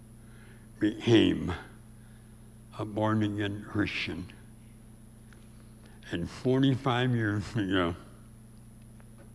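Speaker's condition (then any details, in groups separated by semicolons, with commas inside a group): Severe speech impediment; about age 84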